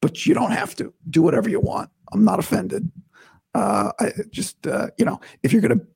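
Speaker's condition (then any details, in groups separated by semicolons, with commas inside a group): Vocal cord surgery recovery; talking painless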